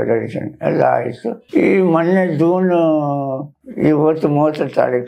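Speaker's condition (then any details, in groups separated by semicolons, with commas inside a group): Oral cancer surgery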